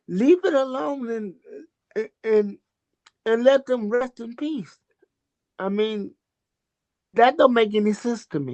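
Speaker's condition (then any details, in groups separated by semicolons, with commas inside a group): Cerebral palsy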